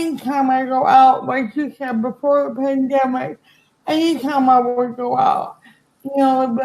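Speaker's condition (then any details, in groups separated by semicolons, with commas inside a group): Cerebral palsy; present from birth; speech affected, sounds like stroke to others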